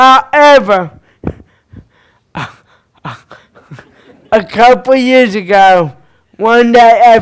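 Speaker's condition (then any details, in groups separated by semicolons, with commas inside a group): Cerebral palsy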